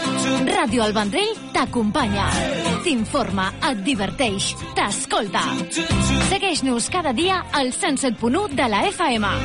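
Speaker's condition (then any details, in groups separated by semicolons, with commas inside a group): No condition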